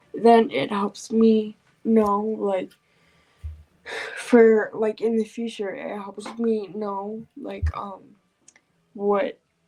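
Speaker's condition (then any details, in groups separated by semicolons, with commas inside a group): Cerebral palsy; from birth, wheelchair user; 14 years old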